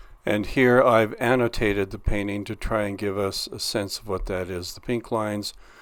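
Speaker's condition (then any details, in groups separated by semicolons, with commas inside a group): No condition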